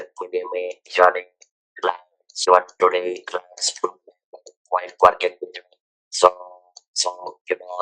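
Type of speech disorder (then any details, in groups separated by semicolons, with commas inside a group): Electrolarynx speech; throat cancer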